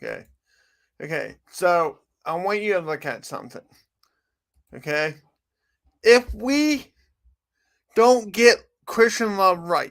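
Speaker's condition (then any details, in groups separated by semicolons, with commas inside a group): Cerebral palsy; from birth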